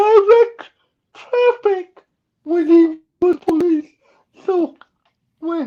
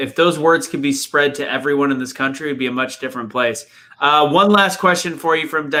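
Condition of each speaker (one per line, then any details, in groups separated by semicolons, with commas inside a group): Cerebral palsy; present from birth; predicted never to talk, now speaks
No condition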